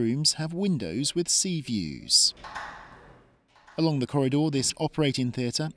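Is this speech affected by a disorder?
No.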